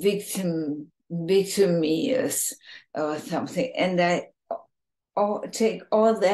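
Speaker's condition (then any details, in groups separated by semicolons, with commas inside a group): ALS, bulbar form, bulbar onset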